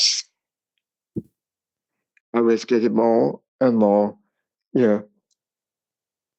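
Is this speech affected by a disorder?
Yes: cerebral palsy.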